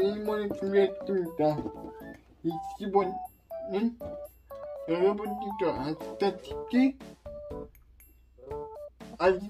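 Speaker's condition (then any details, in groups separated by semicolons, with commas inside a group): Cerebral palsy; brain lesion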